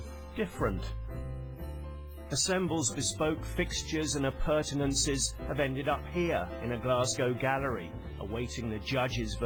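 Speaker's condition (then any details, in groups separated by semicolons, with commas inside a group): No condition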